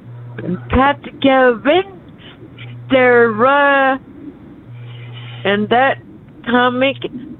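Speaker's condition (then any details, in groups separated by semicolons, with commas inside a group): Stroke and ALS; small stroke at about age 56, ALS diagnosis took doctors a few years, ALS progressing; stroke about 5 months ago, ALS confirmed almost 2 years ago, speeding up; talks funny since stroke, describes speech as talking in cursive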